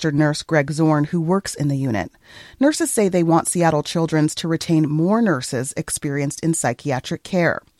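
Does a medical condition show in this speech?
No.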